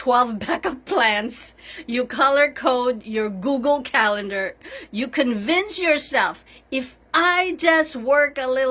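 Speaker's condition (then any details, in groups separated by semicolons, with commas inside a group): No condition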